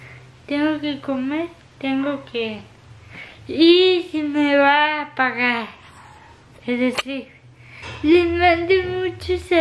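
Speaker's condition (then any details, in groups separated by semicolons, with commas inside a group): Cerebral palsy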